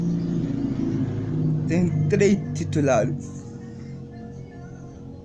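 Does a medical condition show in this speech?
Yes: cerebral palsy.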